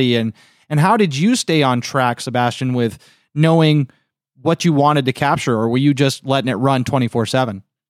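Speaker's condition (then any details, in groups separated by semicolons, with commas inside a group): No condition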